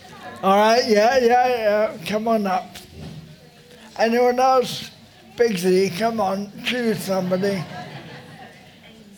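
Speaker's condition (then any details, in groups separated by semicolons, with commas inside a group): Motor neurone disease; motor neurone disease diagnosed at age 50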